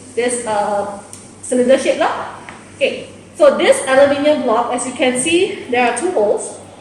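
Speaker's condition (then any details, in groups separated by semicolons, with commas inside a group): No condition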